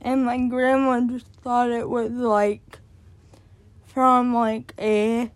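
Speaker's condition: Cerebral palsy; born addicted

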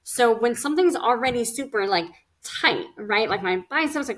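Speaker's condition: Cleft lip and palate; speech therapy

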